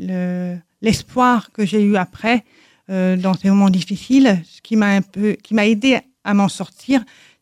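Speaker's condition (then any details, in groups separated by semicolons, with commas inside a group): Deafness from birth; congenital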